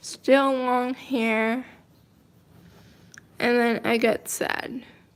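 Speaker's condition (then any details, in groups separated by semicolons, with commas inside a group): Cerebral palsy, mild; speech and motor skills affected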